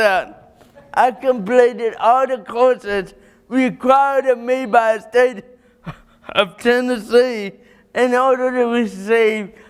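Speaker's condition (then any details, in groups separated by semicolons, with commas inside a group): Cerebral palsy; caused by car accident and premature birth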